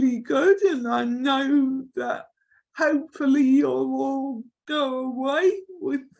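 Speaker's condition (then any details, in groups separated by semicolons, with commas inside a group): Cerebral palsy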